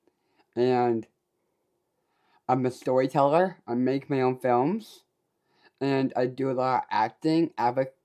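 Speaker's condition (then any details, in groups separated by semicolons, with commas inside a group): Down syndrome; able to do public speaking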